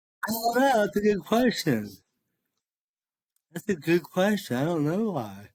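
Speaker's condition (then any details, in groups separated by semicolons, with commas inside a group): Cerebral palsy; all four limbs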